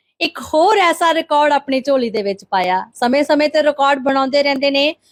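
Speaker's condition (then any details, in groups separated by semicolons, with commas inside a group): No condition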